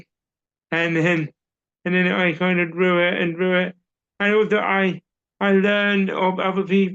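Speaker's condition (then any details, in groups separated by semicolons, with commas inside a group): Cerebral palsy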